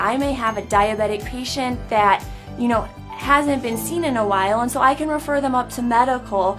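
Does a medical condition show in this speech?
No.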